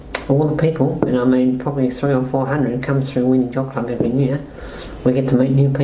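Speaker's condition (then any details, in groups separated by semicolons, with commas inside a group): Motor neuron disease-like muscle disease; slowly progressing motor neuron-like disease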